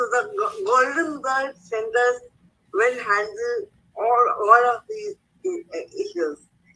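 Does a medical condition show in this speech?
Yes: cerebral palsy; speech affected.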